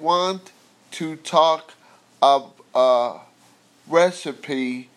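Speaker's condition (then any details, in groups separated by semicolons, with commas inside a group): Aphasia after stroke; aphasia caused by stroke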